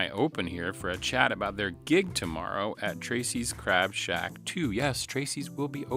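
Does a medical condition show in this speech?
No.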